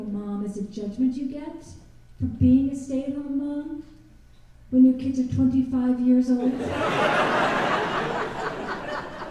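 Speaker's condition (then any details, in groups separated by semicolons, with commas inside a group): No condition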